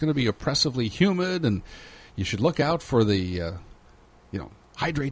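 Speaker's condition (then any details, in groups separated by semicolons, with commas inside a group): No condition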